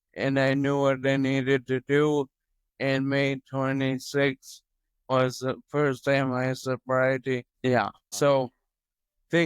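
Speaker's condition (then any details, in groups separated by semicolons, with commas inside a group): Toxic leukoencephalopathy, locked-in syndrome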